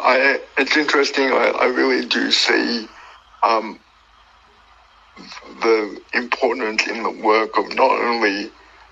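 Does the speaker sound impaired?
Yes: cerebral palsy; born two months premature, died twice at birth, uses wheelchair, considerable motor function difficulty.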